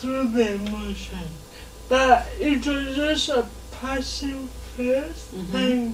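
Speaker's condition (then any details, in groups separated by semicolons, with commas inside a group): Cerebral palsy; since birth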